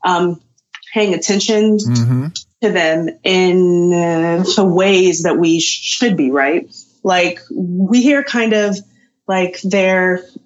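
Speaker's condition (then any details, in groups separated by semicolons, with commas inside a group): Stuttering; stuttering since around age 3, lifelong; avoided talking to avoid stuttering, avoided saying own name around 24-25, later took up public speaking; prolonged sounds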